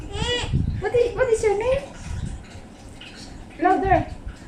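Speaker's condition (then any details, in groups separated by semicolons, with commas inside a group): No condition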